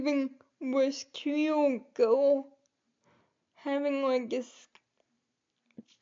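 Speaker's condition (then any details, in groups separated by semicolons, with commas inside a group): Cerebral palsy; able to articulate and speak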